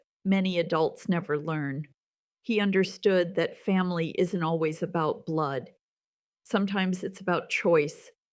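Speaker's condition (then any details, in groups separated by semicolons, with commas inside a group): No condition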